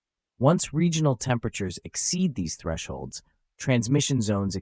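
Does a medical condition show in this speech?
No.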